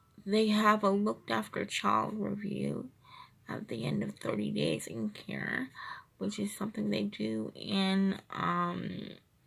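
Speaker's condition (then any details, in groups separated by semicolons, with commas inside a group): Cerebral palsy, triplegia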